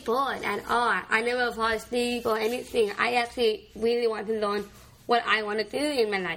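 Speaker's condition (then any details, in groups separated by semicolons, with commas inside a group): Down syndrome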